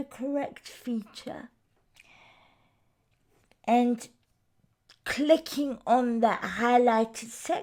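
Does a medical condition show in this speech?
Yes: cerebral palsy.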